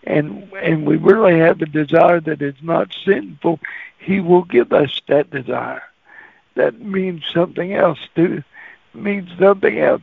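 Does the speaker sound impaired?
Yes: cerebral palsy; walks really funny, staggers when walking; can't talk plain when nervous, cerebral palsy voice.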